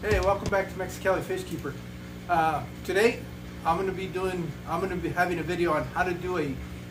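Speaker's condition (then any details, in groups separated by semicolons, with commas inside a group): No condition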